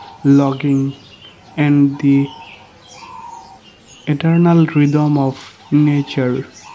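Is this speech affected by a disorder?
No.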